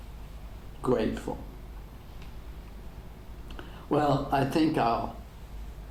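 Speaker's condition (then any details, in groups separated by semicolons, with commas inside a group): ALS; degenerative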